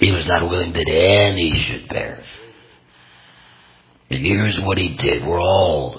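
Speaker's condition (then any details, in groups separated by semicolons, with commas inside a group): Total laryngectomy; complete laryngectomy for larynx cancer, voice prosthesis; unusual tone of voice, may sound painful to listeners, no pain speaking, understandable with careful listening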